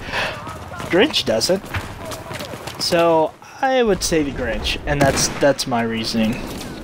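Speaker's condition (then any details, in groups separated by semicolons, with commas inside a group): No condition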